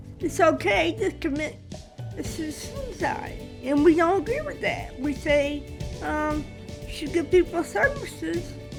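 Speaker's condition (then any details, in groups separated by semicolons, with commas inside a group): Cerebral palsy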